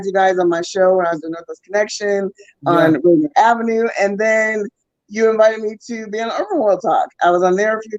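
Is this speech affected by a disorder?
No.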